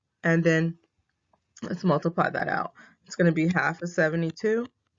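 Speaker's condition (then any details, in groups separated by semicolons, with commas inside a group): No condition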